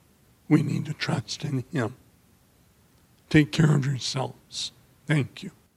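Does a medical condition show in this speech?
Yes: ALS; voice problem of unclear cause, first diagnosed as ALS, Lou Gehrig's disease; voice affected.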